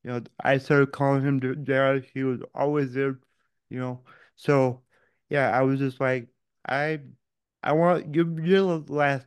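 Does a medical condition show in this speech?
Yes: cerebral palsy; born without heartbeat or breathing, revived, oxygen loss brain damage, diagnosed age one, physical only.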